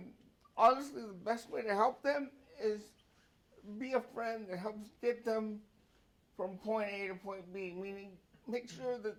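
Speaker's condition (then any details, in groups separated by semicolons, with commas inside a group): Cerebral palsy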